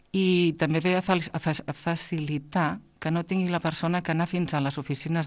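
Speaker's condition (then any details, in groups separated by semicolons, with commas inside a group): No condition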